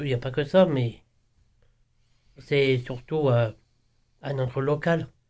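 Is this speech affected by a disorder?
Yes: Down syndrome; congenital trisomy 21, present from birth, slower to learn and understand.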